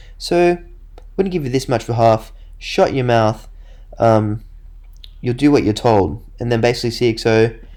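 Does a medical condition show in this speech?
No.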